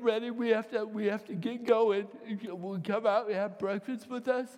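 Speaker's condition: Cerebral palsy, mild; voice hard to understand

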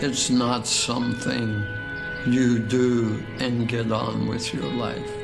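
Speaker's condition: ALS, speech-generating device

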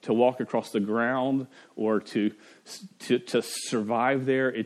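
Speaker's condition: Stutter; stutter since age five, persisting through adulthood; stutters while giving a talk to parents; at times blocks and cannot say own name; repeated sounds, repeated words, prolonged sounds

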